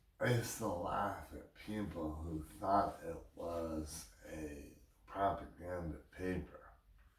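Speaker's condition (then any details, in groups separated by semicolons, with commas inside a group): Brain injury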